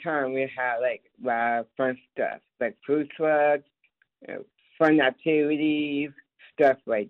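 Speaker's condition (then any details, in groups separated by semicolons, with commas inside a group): Down syndrome; describes self as very capable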